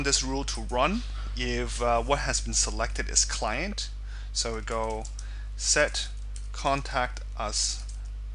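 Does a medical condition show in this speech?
No.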